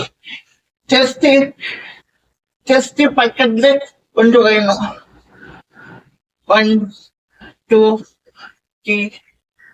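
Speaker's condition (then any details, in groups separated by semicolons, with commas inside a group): Cerebral palsy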